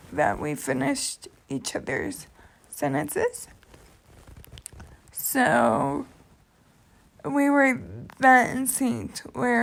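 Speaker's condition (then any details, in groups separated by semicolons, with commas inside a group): Cerebral palsy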